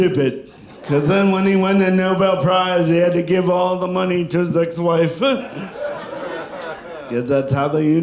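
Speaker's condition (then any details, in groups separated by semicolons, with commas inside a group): Cerebral palsy; sounds drunk, constant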